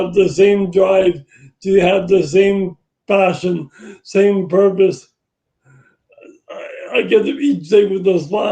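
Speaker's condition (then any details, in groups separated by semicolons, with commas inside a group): Brain injury; vehicle accident, 6.5 month coma; 15 years post injury, still improving, 24 hour support; could not speak or eat, tube fed, speech therapy, speech improving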